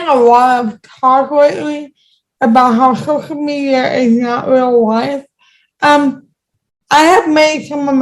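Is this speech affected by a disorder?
Yes: cerebral palsy.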